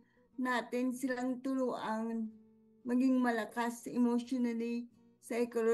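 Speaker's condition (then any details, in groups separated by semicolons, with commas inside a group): Cerebral palsy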